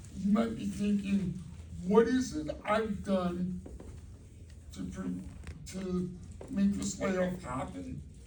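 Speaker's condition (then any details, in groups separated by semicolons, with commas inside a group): Cerebral palsy; voice like Kermit the Frog after steroids and rehab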